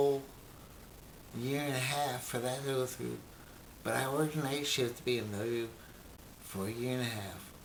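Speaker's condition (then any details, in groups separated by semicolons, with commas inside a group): Brain injury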